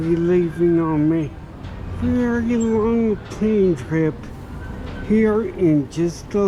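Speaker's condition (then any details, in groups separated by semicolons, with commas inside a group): Traumatic brain injury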